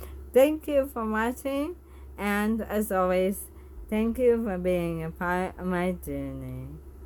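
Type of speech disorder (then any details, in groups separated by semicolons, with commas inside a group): Bulbar dysarthria; bulbar onset ALS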